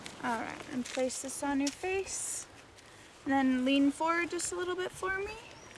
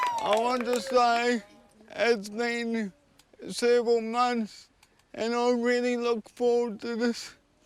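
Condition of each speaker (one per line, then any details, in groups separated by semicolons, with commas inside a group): No condition
Cerebral palsy; from birth, spasticity; high needs, 24-hour care, movements effortful and draining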